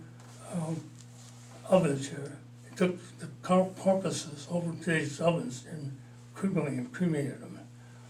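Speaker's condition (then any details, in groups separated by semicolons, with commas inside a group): Parkinson's disease, mild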